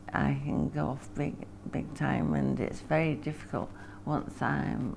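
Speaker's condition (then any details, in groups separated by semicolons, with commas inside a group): Parkinson's disease; had speech therapy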